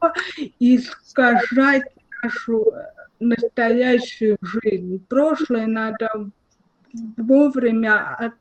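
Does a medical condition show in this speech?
Yes: cerebral palsy, spastic diplegia; more or less stable.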